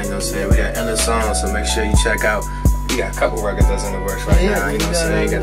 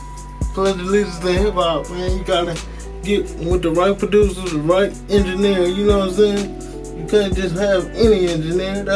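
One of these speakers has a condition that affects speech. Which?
The second: cerebral palsy; spastic quadriplegic, birth brain bleed from forceps.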